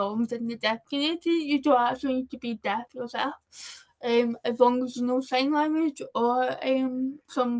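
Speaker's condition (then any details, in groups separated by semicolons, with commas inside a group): Cerebral palsy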